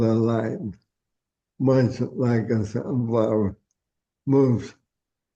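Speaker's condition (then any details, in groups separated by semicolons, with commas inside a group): ALS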